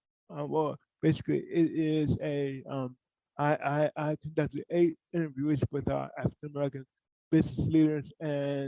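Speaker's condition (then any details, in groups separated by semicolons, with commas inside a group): Cerebral palsy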